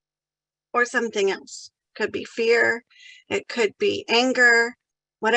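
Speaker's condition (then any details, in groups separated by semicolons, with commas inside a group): No condition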